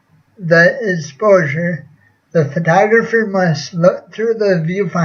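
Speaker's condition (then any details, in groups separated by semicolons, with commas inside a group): Cerebral palsy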